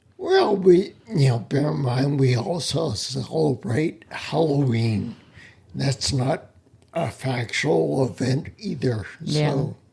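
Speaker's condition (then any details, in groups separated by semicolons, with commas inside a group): Spinocerebellar ataxia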